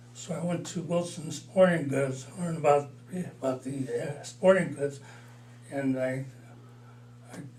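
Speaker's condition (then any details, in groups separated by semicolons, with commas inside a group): Parkinson's disease; mild, about four years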